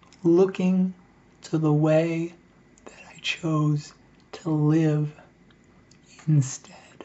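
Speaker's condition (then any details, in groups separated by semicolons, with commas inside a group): ALS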